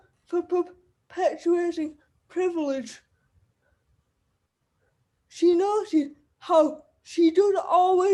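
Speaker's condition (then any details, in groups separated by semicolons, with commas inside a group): Cerebral palsy; wheelchair user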